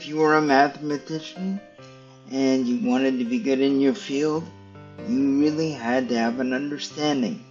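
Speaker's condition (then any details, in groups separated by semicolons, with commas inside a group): Cerebral palsy; stiff muscles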